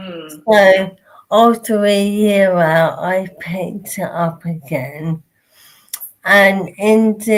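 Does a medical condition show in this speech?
Yes: motor neurone disease.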